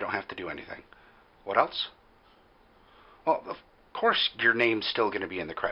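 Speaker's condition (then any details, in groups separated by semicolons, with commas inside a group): No condition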